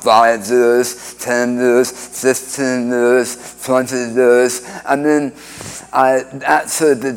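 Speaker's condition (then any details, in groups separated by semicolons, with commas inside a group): Speech impediment after cancer surgery; incurable recurrent cancer in mouth floor and tongue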